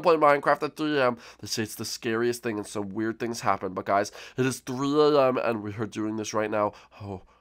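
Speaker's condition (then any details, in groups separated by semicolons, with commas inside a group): No condition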